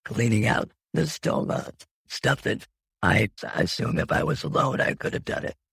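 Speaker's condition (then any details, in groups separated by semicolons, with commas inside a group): Laryngectomy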